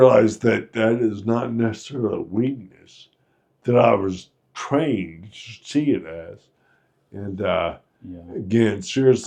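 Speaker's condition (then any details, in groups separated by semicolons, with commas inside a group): Friedreich's ataxia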